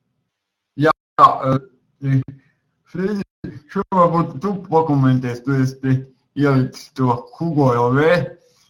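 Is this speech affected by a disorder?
Yes: cerebral palsy; speech not very clear.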